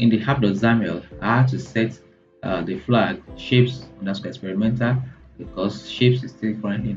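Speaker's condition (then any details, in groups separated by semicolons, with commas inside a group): No condition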